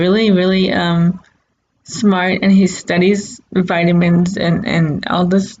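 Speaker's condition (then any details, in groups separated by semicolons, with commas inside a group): Cerebral palsy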